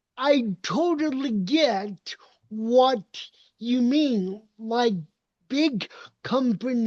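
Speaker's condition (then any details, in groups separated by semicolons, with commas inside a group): Cerebral palsy; uses walker and wheelchair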